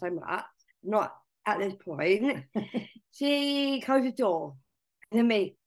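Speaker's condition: Down syndrome; from birth, major heart surgery at 5 months old

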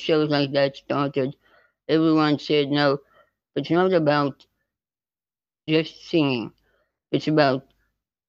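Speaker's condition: Spinal muscular atrophy type 2; neuromuscular

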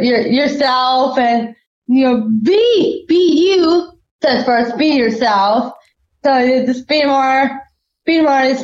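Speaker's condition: Down syndrome; congenital, born premature, cord wrapped around neck, possible oxygen loss at birth; predicted at birth never to walk or talk

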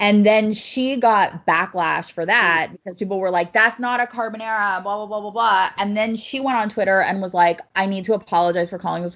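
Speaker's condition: No condition

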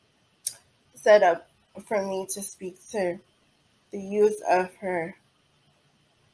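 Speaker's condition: Cerebral palsy; diagnosed at 9 months after delayed development, attended early intervention therapy; age 28, needs help with most daily living activities

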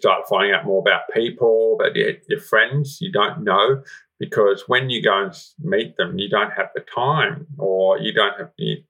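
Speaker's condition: Profound deafness, congenital, severe profound hearing loss; up from about 5%

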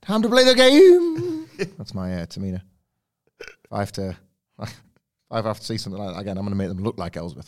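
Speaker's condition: No condition

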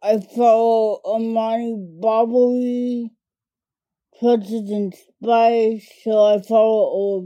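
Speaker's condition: Cerebral palsy; cerebral palsy diagnosed as toddler, mainly affects speech and fine motor skills; speech primarily affected

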